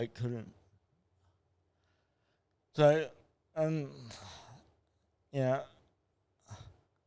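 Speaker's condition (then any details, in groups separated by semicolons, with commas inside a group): Cerebral palsy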